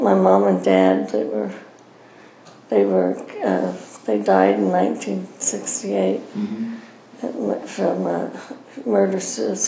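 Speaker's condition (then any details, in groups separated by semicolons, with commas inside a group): Parkinson's; diagnosed at age 44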